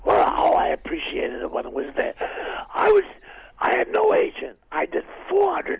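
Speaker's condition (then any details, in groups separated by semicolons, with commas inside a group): Throat cancer, vocal cord removed, partial laryngectomy, right vocal cord removed; now a stump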